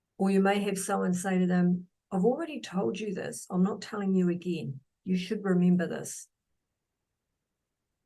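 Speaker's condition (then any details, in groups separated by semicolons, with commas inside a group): No condition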